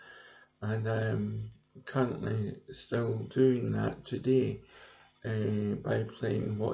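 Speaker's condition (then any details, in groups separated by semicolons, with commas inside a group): Cerebral palsy; present from birth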